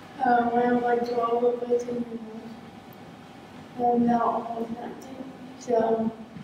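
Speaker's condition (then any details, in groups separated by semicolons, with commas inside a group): Cerebral palsy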